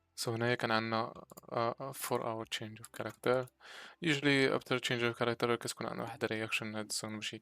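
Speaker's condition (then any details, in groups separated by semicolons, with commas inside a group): No condition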